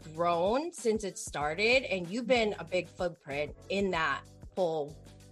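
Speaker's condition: No condition

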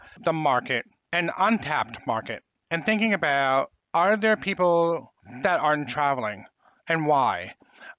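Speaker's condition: Profound hearing loss; congenital profound hearing loss, about 80% in one ear, 90% in other, late detection; late language development, learned to talk

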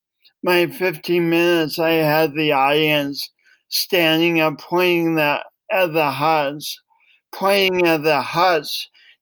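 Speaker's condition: Cerebral palsy; oxygen loss at birth, coordination differences, yoga for ten years helping relaxation; affects voice, speech impediment

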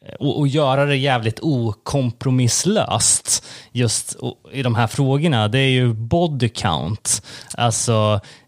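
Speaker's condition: No condition

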